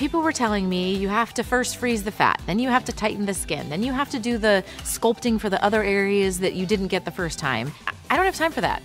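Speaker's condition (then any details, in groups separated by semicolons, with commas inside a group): No condition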